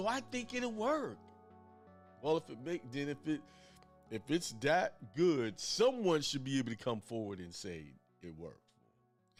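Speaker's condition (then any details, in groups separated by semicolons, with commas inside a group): No condition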